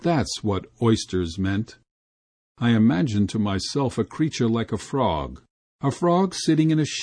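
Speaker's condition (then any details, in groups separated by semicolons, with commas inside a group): No condition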